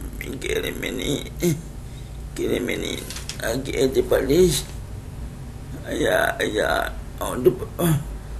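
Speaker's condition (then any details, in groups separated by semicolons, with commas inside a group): Cerebral palsy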